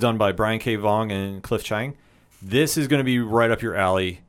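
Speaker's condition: No condition

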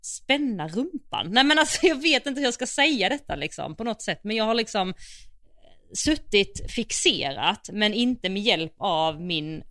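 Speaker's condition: No condition

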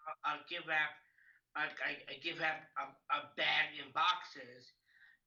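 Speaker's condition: Down syndrome; trisomy 21, three copies of chromosome 21; frequent repetitions and fillers, fragmented sentences, some unintelligible phrases, father often prompts and rephrases

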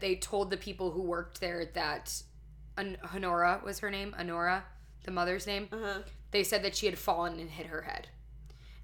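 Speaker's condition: No condition

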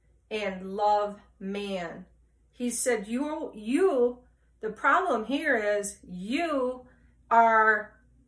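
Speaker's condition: No condition

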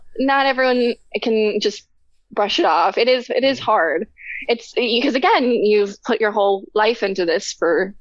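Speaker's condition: Stutter; stuttering during podcast, apologizes for it; stuttered mid-sentence, then continued; prolonged sounds

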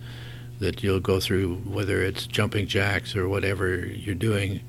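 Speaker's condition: Parkinson's disease; suspected about a year ago, confirmed after MRI nine months ago; on medication, Rock Steady Parkinson's boxing group

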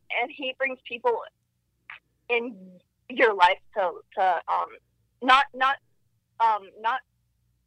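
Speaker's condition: Stuttering; stuttering attributed to childhood trauma of mother's absence; severe stuttering, fluctuates, turns on and off, sometimes mild, sometimes very bad; repeated sounds, repeated words

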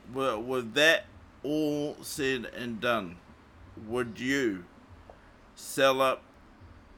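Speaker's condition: Cerebral palsy; morphine not allowed after it

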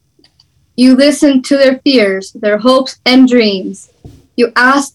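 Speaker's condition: Down syndrome; visible disability

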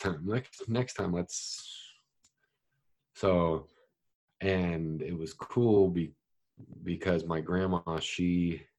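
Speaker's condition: Stutter; stutter since childhood, still present; stutter still heard daily, including when rapping, often unnoticed by listeners; repeated sounds, prolonged sounds, blocks

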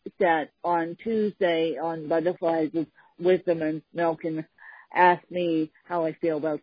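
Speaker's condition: Cerebral palsy; foot surgery

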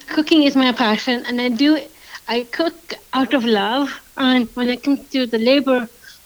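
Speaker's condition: Down syndrome

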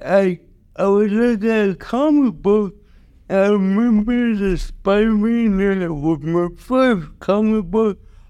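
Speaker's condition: Cerebral palsy

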